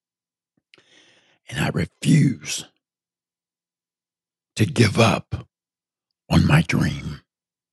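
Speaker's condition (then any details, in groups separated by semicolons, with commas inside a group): Partial laryngectomy from throat cancer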